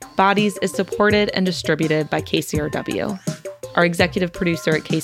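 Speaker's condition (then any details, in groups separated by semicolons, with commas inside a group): No condition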